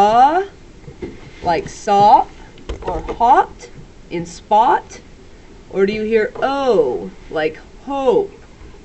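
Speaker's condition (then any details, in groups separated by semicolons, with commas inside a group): No condition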